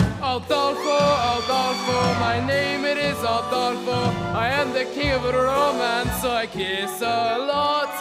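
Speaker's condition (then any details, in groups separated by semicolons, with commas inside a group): No condition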